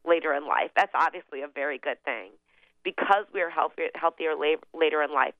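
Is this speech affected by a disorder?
No.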